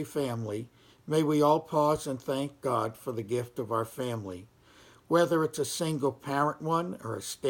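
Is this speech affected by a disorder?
No.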